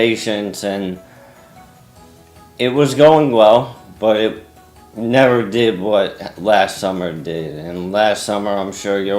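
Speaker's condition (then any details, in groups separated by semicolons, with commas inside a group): ALS; arms too weak to use, young-adult onset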